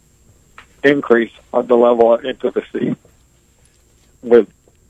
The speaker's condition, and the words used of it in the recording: ALS (motor neuron disease). He breathes through a ventilator, and so it takes a little bit more time as he communicates.